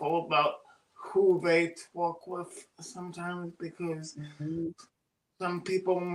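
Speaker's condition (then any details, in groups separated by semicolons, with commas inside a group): Cerebral palsy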